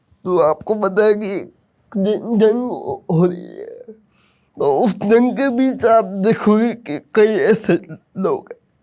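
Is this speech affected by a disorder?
Yes: cerebral palsy.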